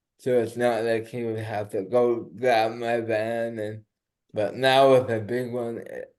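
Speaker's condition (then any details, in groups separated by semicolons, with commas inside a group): Cerebral palsy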